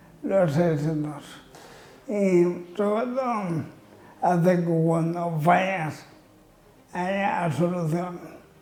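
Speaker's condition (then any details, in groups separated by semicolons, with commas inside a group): Amyotrophic lateral sclerosis (ela)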